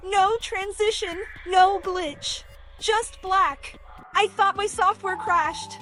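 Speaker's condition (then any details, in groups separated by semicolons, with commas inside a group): No condition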